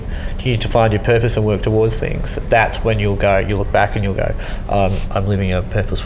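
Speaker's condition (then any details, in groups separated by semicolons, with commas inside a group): Cleft lip and palate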